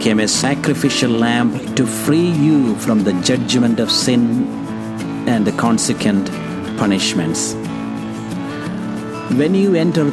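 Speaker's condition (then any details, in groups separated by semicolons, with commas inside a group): No condition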